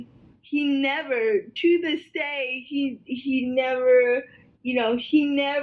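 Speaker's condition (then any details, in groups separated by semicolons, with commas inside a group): Cerebral palsy, spastic quadriplegia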